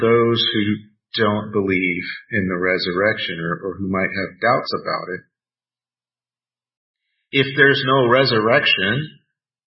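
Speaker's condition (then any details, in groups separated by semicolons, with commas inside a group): No condition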